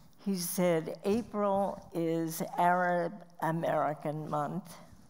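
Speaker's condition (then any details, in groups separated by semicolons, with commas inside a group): Spasmodic dysphonia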